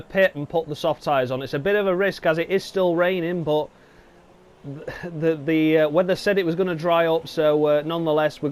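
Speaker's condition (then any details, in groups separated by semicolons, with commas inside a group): No condition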